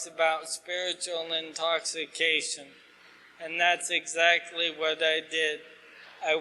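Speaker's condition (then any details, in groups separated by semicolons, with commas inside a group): ALS; asked to talk slower, clearer, losing voice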